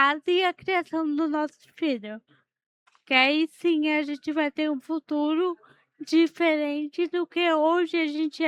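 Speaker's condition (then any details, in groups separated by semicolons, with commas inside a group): Cerebral palsy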